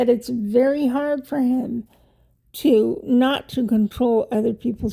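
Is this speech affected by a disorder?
Yes: cerebral palsy; wheelchair user.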